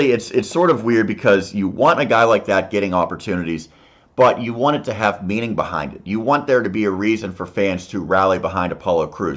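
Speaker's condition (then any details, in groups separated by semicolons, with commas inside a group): No condition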